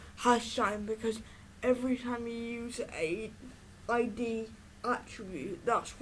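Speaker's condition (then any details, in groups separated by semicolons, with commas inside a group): Cerebral palsy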